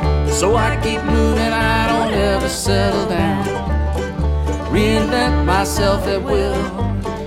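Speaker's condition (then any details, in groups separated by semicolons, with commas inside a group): No condition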